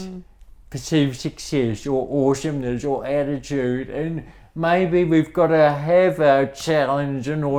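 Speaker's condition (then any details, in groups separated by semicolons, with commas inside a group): Cerebral palsy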